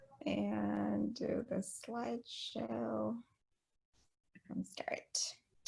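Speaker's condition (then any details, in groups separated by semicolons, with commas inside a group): No condition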